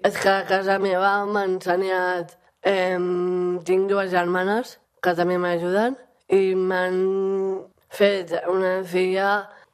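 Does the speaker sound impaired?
Yes: Down syndrome; 35% disability rating, adult aged 34; weekly speech therapy (logopèdia) session on wednesdays.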